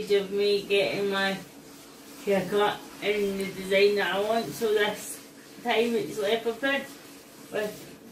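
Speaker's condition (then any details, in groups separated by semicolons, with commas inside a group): Cerebral palsy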